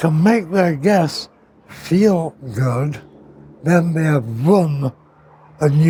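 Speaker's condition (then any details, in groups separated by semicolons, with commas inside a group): Partial glossectomy for tongue cancer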